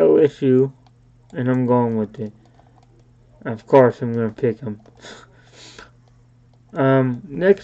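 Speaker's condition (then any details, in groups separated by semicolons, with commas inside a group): Cerebral palsy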